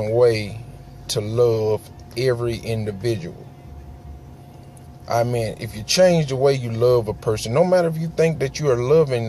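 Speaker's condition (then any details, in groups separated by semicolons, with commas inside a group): No condition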